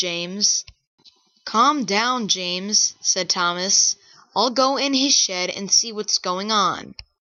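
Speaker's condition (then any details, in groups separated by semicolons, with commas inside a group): No condition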